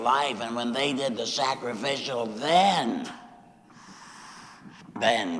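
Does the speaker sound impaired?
Yes: laryngectomy after throat cancer; voice box removed, voice prosthesis placed.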